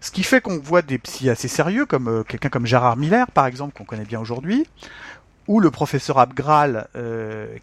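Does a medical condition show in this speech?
No.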